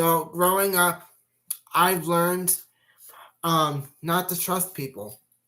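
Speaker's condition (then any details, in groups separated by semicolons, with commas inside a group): Cerebral palsy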